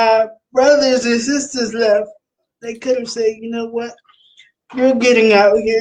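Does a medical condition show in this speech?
Yes: cerebral palsy; spastic quadriplegic, all four limbs; sometimes cannot control tongue and speech.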